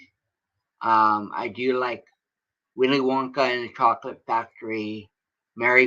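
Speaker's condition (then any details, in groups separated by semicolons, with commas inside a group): Cerebral palsy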